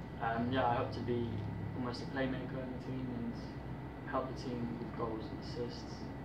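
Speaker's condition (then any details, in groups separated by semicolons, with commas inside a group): No condition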